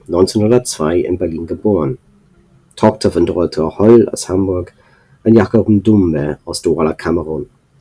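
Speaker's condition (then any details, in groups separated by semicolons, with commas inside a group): No condition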